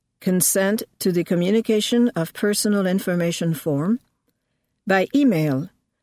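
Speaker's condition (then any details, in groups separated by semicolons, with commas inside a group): No condition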